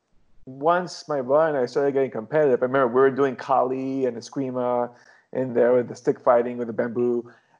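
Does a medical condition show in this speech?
No.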